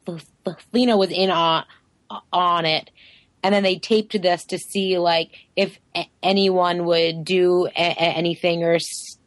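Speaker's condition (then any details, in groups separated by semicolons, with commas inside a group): Stuttering; variable stuttering, formerly preoccupied with which words would be easier to say, helped by stuttering community; stuttering recently changed, noticing different stuttering than before; stuttering pattern recently different from before; repeated sounds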